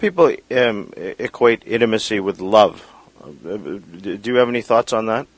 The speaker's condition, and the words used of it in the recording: None; typical speech.